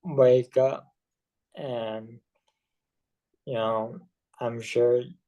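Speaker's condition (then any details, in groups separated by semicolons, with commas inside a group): ALS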